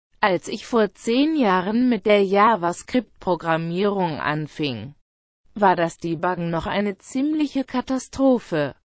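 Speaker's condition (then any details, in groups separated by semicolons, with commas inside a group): No condition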